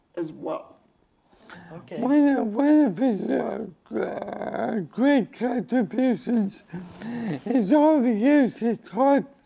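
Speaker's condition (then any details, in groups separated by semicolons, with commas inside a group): Cerebral palsy; from birth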